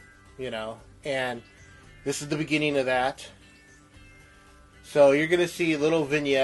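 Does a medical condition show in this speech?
No.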